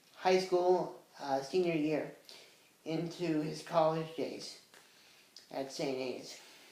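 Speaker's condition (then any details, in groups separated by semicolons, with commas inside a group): Cerebral palsy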